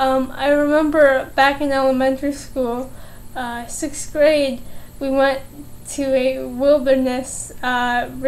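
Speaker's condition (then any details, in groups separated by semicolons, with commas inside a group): Cerebral palsy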